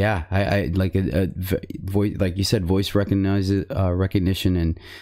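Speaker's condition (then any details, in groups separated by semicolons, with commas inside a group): No condition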